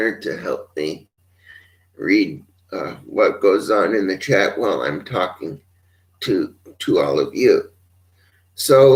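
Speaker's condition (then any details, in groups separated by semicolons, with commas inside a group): Cerebral palsy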